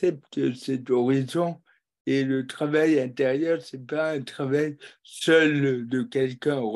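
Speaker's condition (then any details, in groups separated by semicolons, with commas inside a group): Cerebral palsy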